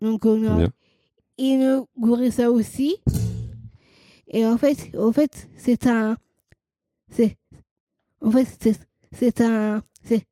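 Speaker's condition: Down syndrome, trisomy 21

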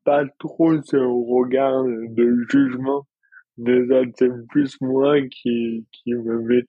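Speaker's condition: Dystonia; rare neurological dystonia, onset in childhood

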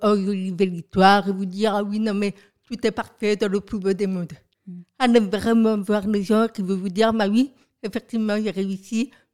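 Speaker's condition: Profound deafness from birth

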